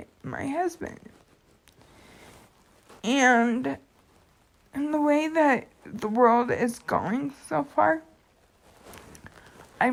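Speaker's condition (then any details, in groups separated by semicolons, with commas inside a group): Cerebral palsy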